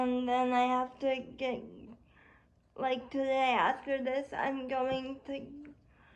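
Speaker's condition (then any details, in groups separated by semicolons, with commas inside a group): Cerebral palsy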